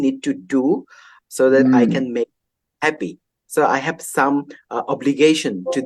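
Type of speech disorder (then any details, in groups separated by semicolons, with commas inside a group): None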